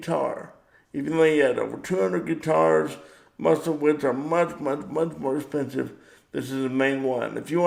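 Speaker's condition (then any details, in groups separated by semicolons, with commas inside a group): Cerebral palsy; power wheelchair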